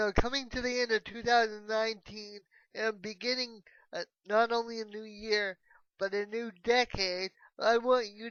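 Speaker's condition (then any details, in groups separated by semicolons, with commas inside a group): Cerebral palsy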